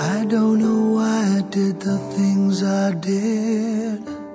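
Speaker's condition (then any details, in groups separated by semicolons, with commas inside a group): No condition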